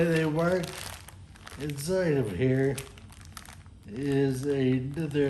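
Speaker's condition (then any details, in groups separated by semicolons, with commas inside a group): Friedreich's ataxia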